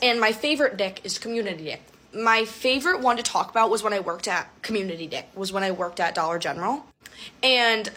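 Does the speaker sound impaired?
Yes: Tourette syndrome; motor tics too, acts out uppercuts, flips people off, tics picked up from music, conversations; vocal tics, random words and phrases blurted mid-sentence.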